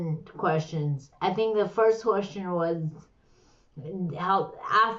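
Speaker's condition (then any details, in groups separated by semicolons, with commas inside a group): Slurred speech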